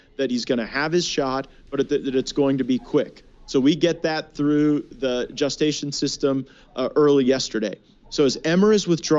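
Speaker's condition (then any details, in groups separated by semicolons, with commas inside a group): No condition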